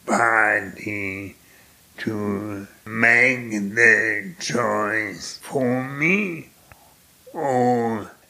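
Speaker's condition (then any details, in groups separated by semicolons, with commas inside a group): Primary lateral sclerosis; voice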